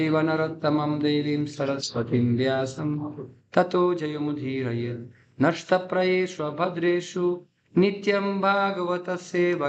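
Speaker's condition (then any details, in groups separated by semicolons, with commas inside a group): No condition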